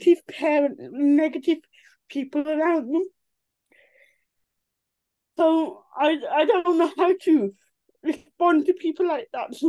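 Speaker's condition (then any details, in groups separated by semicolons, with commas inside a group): Cerebral palsy; from birth, affects limbs and neck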